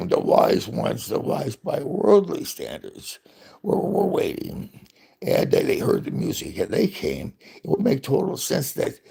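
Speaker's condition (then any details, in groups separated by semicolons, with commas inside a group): Parkinson's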